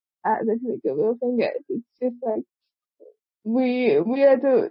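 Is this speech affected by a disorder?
Yes: cerebral palsy; present from birth.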